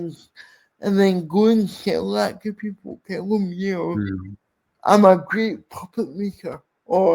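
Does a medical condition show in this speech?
Yes: cerebral palsy; speech impairment.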